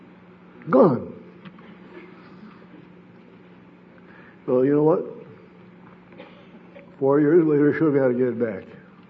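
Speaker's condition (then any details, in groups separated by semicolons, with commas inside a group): Parkinson's disease; sleep disrupted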